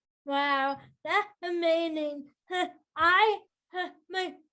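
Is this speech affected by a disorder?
Yes: cerebral palsy, spastic.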